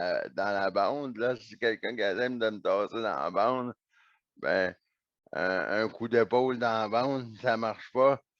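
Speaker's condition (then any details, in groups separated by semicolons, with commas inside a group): Neonatal cerebral palsy; oxygen loss at birth, operation at age 4, muscle atrophy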